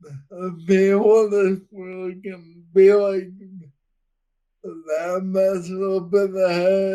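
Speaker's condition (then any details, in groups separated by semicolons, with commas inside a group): Friedreich's ataxia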